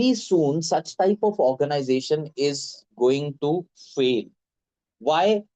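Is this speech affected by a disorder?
No.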